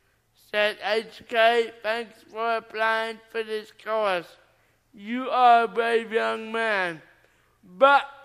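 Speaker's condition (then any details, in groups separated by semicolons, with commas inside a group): Cerebral palsy; allow straightening arm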